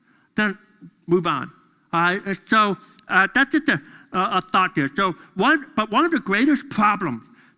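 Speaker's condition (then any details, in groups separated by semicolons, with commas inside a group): Deafness; deaf during school years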